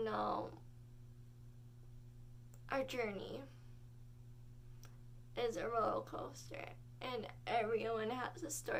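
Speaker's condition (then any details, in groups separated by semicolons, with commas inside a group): Cerebral palsy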